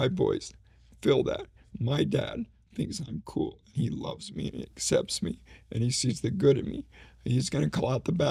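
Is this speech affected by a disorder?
Yes: ALS; needs voice rest during conversation.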